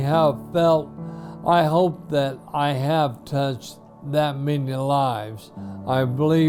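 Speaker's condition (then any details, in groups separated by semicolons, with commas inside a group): ALS; few months since diagnosis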